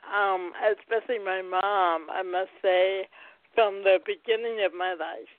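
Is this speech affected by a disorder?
Yes: cerebral palsy, mild; heart rate dropped at delivery, not breathing at birth, 45 minutes to breathe, delayed motor milestones; neurological motor control disorder, physical not cognitive, diagnosed around age two, walked near two, gait affected; mildly affects speech, physical and occupational therapy from early life.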